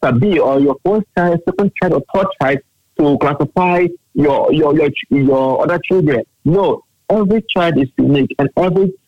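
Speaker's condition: No condition

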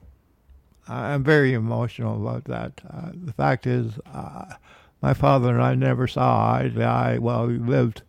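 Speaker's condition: Parkinson's disease; man aged 73

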